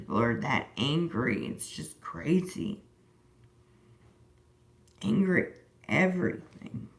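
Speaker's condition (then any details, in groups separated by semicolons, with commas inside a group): Disability causing slurred speech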